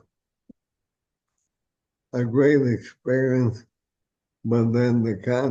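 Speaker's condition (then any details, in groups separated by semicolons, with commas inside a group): ALS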